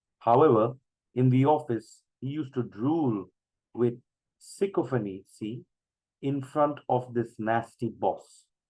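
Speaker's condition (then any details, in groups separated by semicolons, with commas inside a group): No condition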